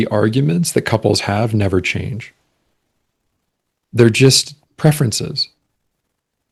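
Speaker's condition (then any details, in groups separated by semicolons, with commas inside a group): No condition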